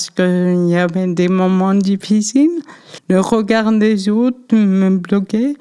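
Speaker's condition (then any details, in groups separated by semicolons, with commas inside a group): Cerebral palsy; affects left side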